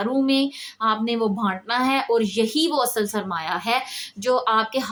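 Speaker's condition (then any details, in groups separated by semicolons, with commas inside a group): No condition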